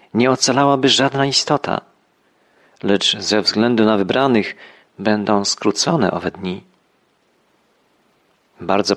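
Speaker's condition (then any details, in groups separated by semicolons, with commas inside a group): No condition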